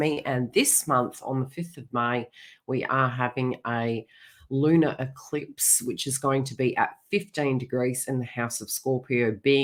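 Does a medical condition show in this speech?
No.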